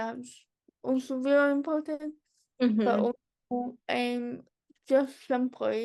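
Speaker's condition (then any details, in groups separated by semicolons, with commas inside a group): Cerebral palsy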